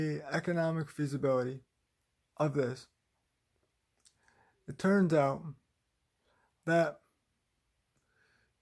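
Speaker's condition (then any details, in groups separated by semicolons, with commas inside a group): Cerebral palsy, spastic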